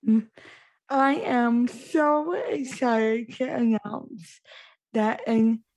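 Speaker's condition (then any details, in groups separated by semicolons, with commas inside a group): Cerebral palsy; wheelchair user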